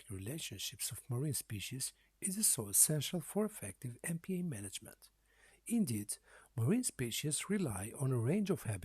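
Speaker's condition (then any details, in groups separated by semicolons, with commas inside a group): No condition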